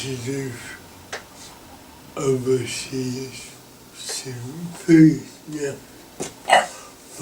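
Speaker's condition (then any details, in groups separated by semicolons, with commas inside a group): Cerebral palsy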